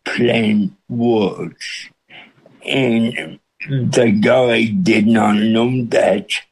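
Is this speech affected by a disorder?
Yes: cerebral palsy with speech impediment; congenital cerebral palsy; speech impediment since birth, hard to understand at first, pastor John Hayes feared nobody could understand, listeners adjust within minutes.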